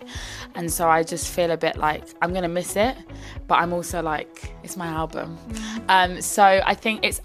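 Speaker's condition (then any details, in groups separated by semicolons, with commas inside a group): No condition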